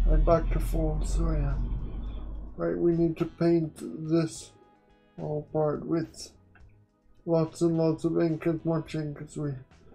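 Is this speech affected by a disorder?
Yes: quadriplegic cerebral palsy; uses one hand.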